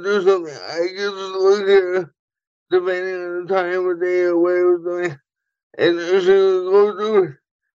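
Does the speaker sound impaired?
Yes: cerebral palsy; pain up and down body.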